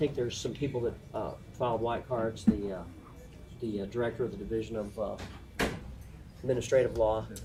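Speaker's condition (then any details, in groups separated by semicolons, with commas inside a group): No condition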